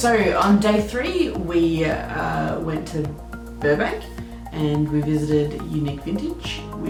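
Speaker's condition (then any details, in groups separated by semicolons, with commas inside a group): No condition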